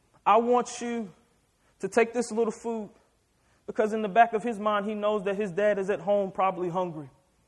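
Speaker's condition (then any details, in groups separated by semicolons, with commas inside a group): No condition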